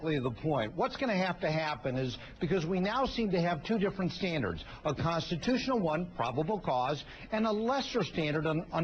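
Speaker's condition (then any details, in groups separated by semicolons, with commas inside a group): No condition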